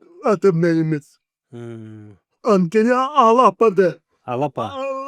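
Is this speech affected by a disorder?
Yes: cerebral palsy; 40 years with condition.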